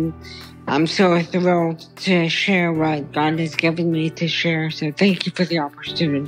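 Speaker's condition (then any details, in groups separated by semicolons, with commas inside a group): Brain stem tumor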